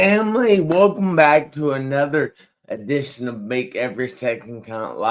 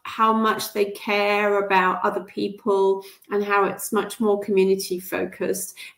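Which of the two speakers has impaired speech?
The first: traumatic brain injury; accident, broken neck, fractured jaw, punctured lung.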